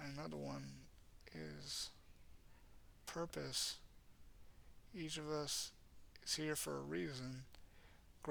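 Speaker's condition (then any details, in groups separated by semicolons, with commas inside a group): Cerebral palsy; has had speech therapy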